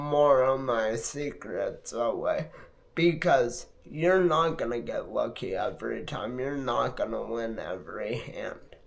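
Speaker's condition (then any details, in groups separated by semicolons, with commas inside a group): Multiple sclerosis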